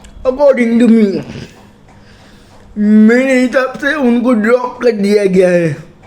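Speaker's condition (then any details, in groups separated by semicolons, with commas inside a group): Cerebral palsy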